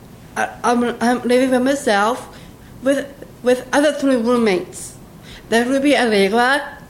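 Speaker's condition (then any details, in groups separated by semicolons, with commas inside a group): Down syndrome; present from birth, heart repair at 6 months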